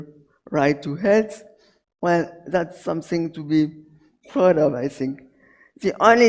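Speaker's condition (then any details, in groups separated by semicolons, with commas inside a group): Cerebral palsy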